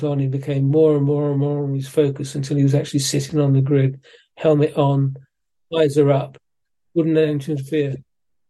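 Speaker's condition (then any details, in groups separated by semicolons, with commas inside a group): Parkinson's disease; physiotherapy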